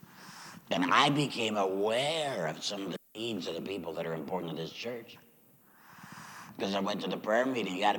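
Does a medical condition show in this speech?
Yes: laryngectomy; chemo and radiation.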